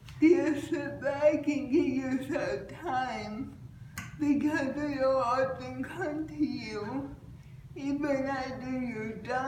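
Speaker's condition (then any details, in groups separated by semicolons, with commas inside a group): Cerebral palsy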